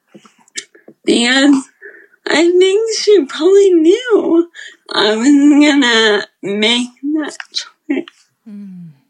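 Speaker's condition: Friedreich's ataxia; progressive, degenerative, moved from walking to walker to wheelchair, uses wheelchair

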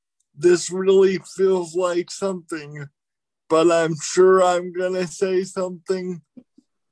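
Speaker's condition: Cerebral palsy

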